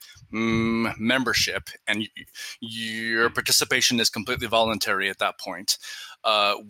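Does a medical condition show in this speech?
Yes: stuttering; lifelong stutter, no cure; phases one and two, technique workshop; sound and syllable repetitions, stutter goes away when singing, worse with negative internal reaction; here repeated sounds, prolonged sounds.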